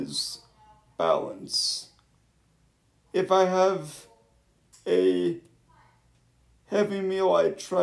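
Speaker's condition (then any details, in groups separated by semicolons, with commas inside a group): Cerebral palsy; wheelchair user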